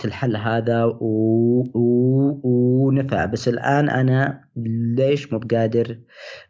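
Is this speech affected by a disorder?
Yes: stuttering; onset age 10, previously largely controlled, gave presentations, spoke at Toastmasters, perfectionism possibly a contributing cause; worst period of stuttering so far, lacks willpower to work on it; difficulty communicating with people; here prolonged sounds, blocks.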